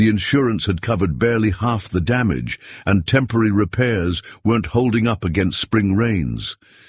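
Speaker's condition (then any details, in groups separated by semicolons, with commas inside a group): No condition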